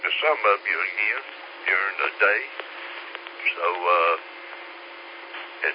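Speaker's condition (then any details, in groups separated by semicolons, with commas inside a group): Slurred speech; stroke 3 years ago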